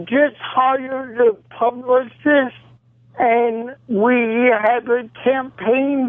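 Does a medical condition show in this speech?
Yes: cerebral palsy; causes shaking.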